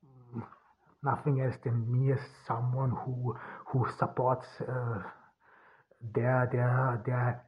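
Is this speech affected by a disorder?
Yes: stuttering; voice distorted after surviving gas attacks; unscripted podcast speech in English as non-native speaker; singing voice raw, scratchy and very deep, no voice enhancers; here repeated sounds, prolonged sounds.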